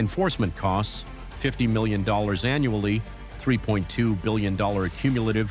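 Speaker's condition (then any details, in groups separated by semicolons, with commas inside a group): No condition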